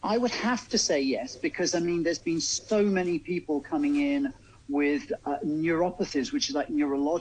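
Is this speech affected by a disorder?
No.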